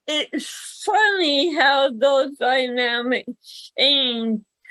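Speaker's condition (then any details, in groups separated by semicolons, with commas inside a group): Cerebral palsy; speaks better than types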